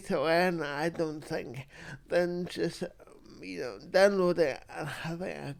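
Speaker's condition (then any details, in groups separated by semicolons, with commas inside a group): Cerebral palsy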